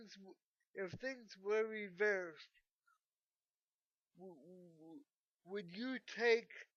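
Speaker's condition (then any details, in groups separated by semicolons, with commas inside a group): Cerebral palsy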